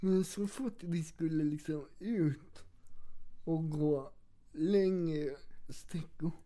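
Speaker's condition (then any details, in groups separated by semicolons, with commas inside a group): Cerebral palsy; has two wheelchairs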